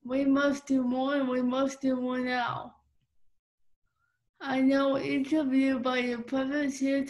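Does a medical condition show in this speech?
Yes: cerebral palsy.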